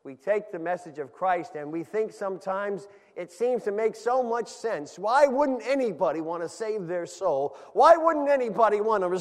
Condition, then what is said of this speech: None; typical speech.